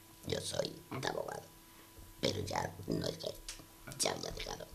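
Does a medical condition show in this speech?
Yes: total laryngectomy; laryngeal cancer, larynx removed; esophageal voice or voice prosthesis.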